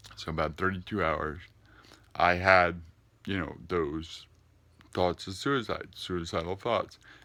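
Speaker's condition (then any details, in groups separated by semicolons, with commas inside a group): Cerebral palsy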